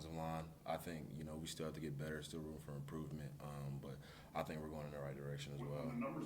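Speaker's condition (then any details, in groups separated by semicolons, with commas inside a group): No condition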